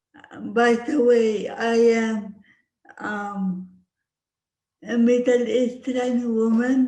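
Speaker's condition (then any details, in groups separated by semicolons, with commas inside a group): Cerebral palsy; speech impediment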